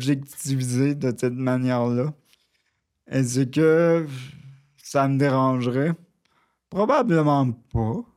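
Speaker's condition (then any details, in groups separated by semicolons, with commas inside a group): Cerebral palsy, near quadriplegia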